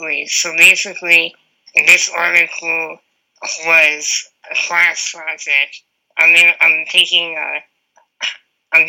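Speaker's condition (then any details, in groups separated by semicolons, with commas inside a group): Spinal muscular atrophy; type 2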